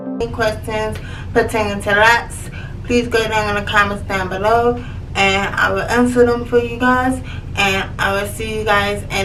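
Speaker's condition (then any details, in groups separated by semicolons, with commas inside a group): Cerebral palsy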